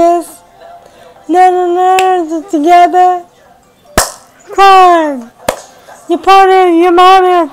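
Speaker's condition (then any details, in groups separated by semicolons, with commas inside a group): Cerebral palsy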